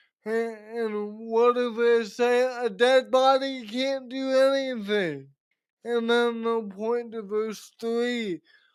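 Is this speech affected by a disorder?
Yes: cerebral palsy.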